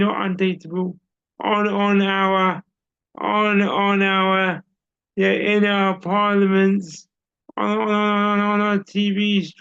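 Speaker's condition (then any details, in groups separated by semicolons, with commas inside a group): Cerebral palsy; uses wheelchair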